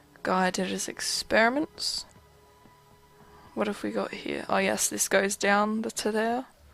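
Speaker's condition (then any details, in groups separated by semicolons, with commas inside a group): No condition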